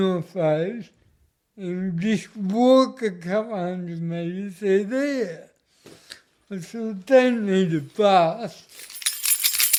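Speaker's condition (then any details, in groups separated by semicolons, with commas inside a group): Cerebral palsy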